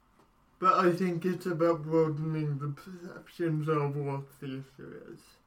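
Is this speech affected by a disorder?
Yes: cerebral palsy; affects coordination and muscle control of whole body.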